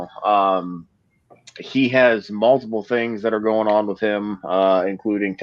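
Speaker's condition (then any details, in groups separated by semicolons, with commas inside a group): No condition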